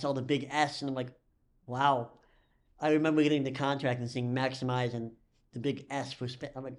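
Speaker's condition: Cleft lip and palate; cause unknown

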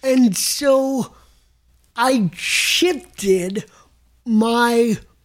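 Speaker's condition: Cerebral palsy; impediment called an accent, mistaken for drunk, listeners adjust over time, untraditional tenor singing voice

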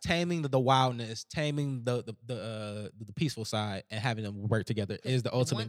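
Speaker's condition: Stutter; self-studied leading conversation and hypnosis because of stutter; stutters while talking on recorded show, comfortable speaking before large audiences; repeated sounds, repeated words, prolonged sounds

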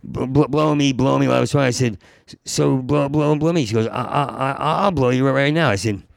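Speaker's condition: Stuttering; long-standing stutter since college years, always stuttered in job interviews; still stutters in conversation; part-word and whole-word repetitions, fluent when telling stories, doing characters or imitating people; repeated sounds, repeated words, prolonged sounds

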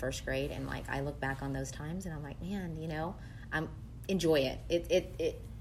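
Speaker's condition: No condition

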